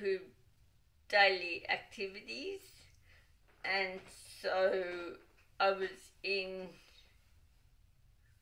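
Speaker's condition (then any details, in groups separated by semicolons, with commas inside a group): Cerebral palsy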